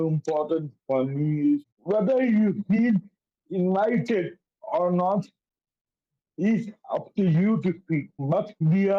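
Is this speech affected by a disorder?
Yes: cerebral palsy; affects coordination.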